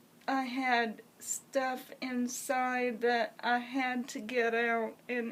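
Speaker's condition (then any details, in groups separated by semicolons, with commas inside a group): Cerebral palsy; congenital, uses wheelchair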